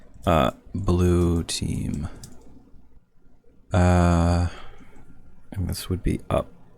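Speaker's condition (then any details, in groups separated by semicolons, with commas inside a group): No condition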